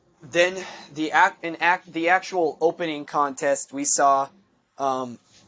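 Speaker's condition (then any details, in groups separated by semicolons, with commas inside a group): No condition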